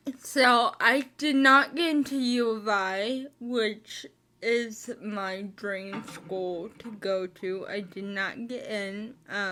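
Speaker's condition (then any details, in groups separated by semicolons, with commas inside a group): Spastic cerebral palsy, mixed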